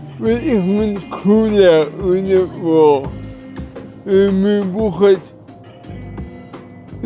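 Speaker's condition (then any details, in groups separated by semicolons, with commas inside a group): Cerebral palsy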